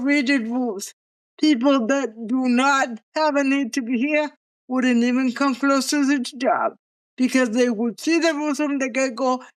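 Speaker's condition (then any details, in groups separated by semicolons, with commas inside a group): Cerebral palsy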